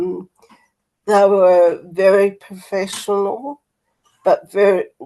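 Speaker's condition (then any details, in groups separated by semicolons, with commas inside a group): Motor neurone disease; PEG feeding tube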